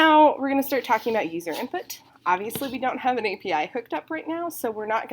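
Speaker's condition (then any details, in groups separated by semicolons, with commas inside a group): No condition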